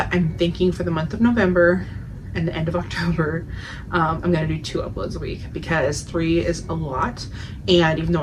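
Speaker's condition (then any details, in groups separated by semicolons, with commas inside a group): No condition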